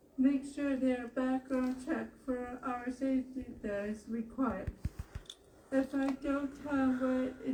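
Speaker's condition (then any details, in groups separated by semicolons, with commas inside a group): Cerebral palsy; physical disability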